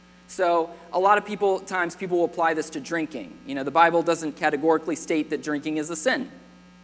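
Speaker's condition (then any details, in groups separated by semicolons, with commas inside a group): No condition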